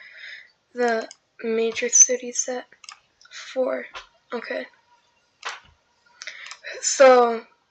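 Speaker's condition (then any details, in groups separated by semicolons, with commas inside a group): No condition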